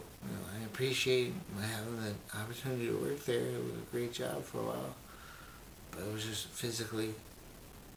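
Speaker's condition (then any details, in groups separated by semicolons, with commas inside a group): Brain injury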